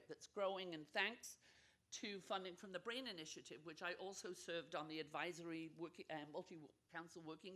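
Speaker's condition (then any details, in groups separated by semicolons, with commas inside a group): No condition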